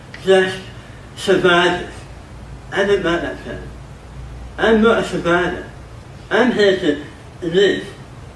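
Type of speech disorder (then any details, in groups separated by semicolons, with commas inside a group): Dysarthria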